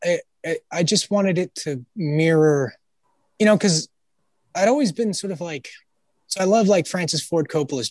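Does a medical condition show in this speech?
No.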